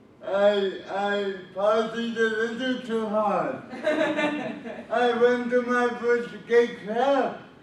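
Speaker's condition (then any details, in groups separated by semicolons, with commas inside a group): Cerebral palsy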